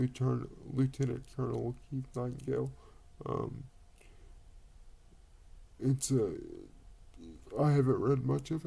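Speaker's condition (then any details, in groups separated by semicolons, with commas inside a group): Cerebral palsy; quadriplegic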